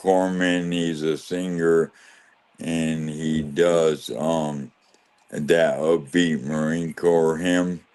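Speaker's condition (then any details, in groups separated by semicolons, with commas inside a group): ALS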